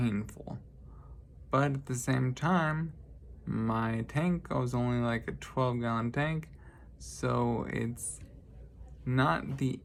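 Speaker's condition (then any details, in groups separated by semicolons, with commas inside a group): Traumatic brain injury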